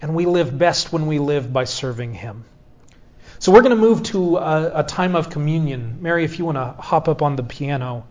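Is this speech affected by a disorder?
No.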